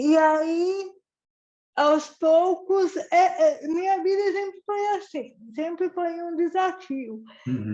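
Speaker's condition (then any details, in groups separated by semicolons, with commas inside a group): Cerebral palsy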